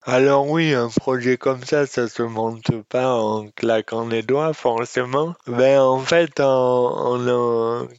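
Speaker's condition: Dystonia; eloquence disorder caused by dystonia, alongside muscular disorder

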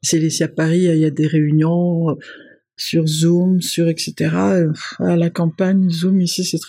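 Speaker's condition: No condition

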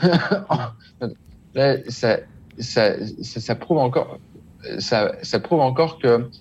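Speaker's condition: Stuttering; stuttering of neurological origin, not due to stress or shyness, described by interviewer as fairly strong; still stutters, accepts it, sees no way to change it; describes stuttering generally as blocks, repetitions, sometimes associated movements, accentuated by certain factors; repeated words

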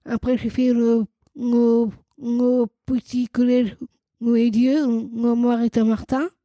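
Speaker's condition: Down syndrome, trisomy 21

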